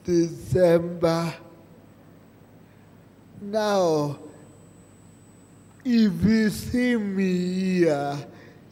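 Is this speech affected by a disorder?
Yes: cerebral palsy; present from birth; about 34 years since onset.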